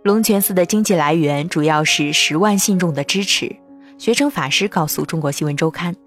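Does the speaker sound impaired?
No.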